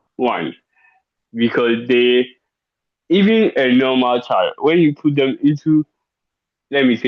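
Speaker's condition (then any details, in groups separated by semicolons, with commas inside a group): Cerebral palsy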